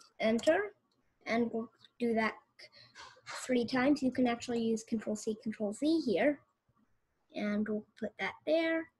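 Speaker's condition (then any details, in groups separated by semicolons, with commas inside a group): No condition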